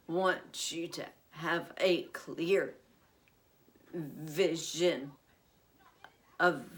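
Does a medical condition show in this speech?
Yes: essential tremor; voice, progressive.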